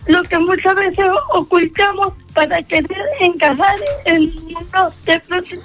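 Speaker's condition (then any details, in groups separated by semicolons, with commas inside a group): Cerebral palsy; present from birth, motor involvement only, cognition unaffected, mobility affected since early childhood; speaking fluency affected since early childhood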